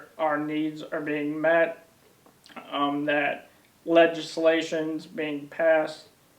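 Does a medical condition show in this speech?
Yes: ALS; onset in legs, then arms, then core.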